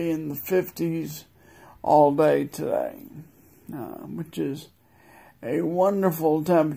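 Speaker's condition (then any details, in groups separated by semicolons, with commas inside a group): Multiple sclerosis; likely primary progressive, previously relapsing remitting; 45 days without Tysabri infusion, weak, wheelchair several years ago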